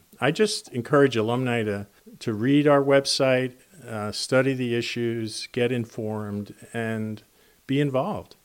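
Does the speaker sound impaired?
No.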